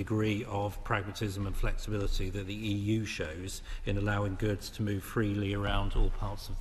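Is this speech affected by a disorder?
No.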